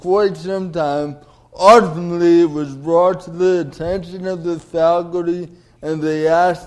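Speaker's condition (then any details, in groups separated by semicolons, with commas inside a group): Cerebral palsy; delayed development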